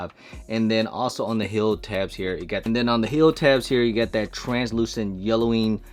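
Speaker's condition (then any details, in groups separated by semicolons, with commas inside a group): No condition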